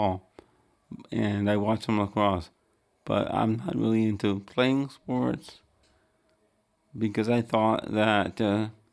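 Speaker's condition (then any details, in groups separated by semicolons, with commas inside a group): Cerebral palsy; wheelchair user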